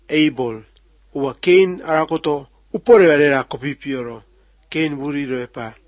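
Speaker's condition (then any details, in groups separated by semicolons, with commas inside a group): No condition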